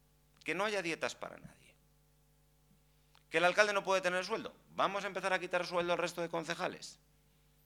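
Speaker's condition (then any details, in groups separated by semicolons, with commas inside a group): No condition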